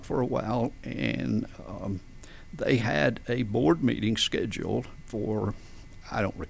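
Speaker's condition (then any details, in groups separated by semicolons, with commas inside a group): Spasmodic dysphonia; neurologists suggested psychological cause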